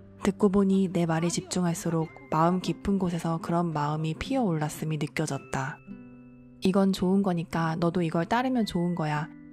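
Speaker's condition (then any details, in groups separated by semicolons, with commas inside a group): No condition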